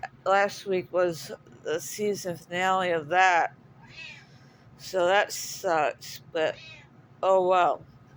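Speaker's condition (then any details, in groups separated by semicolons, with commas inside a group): Cerebral palsy; speaks differently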